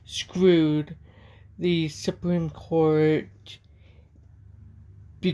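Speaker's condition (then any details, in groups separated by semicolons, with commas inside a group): Cerebral palsy; from birth, walks with walker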